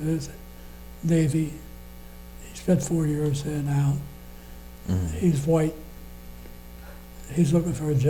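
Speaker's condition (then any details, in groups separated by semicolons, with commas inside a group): Parkinson's disease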